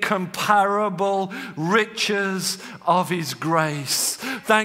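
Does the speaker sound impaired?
No.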